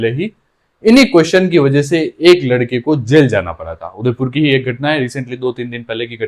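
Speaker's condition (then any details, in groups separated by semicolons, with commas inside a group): No condition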